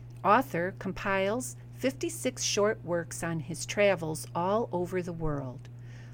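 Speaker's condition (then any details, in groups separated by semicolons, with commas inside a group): No condition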